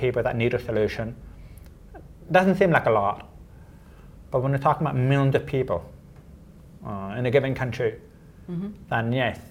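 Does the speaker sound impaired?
Yes: deafness; unable to make phone calls unaided; uses Roger Voice app captioning phone calls instantly.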